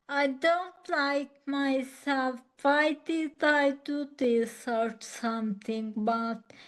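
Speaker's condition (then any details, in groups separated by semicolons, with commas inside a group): Acquired ataxia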